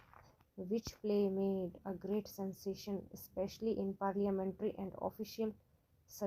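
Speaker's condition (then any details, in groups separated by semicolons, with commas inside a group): No condition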